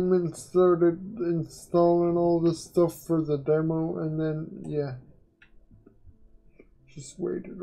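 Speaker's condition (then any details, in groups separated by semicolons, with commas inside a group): Quadriplegic cerebral palsy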